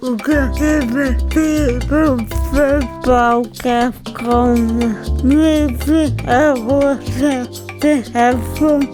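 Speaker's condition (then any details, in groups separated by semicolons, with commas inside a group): Cerebral palsy; from birth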